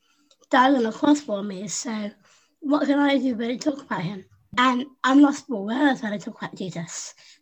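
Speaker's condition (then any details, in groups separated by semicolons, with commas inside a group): Down syndrome; congenital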